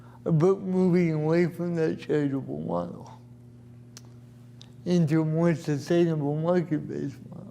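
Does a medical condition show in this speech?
Yes: cerebral palsy; asks for subtitles for clarity.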